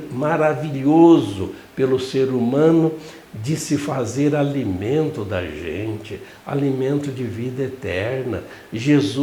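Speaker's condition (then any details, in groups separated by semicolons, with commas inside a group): No condition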